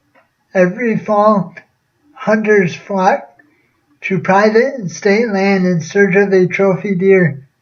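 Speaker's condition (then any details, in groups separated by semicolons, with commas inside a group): Cerebral palsy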